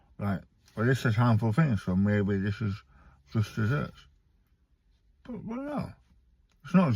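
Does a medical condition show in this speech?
Yes: stage 4 tongue cancer, hemiglossectomy.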